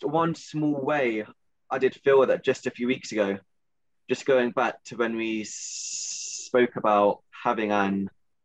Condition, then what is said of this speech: Stuttering. And for me personally, I'm what we would call a covert stammerer.